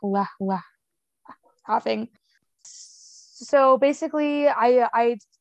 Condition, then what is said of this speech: Stuttering. So even though I stutter more openly now, I do have to deal with that stuff.